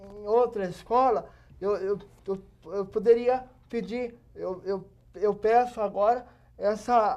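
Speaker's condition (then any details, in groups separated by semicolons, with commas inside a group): Cerebral palsy; age 27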